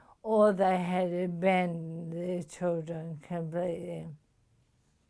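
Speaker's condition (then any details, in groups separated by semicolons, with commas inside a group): Motor neuron disease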